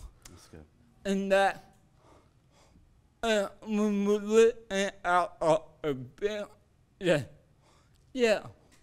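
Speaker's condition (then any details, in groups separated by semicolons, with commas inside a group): Cerebral palsy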